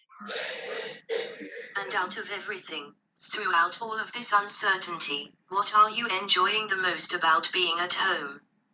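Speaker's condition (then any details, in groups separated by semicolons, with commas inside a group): No condition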